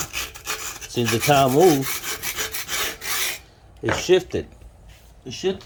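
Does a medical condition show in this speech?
No.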